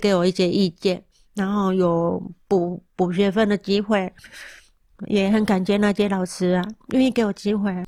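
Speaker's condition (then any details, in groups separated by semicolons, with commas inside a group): Moderate-to-severe hearing loss; rehabilitation to dance again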